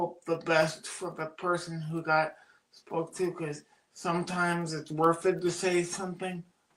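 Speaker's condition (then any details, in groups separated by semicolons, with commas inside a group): Cerebral palsy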